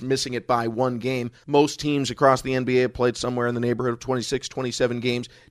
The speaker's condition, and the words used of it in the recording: No condition.